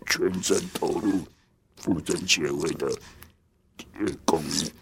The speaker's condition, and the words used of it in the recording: Laryngectomy. 你能够把自己练到用实道语开口讲话，那真的就已经是一个很棒的一个成就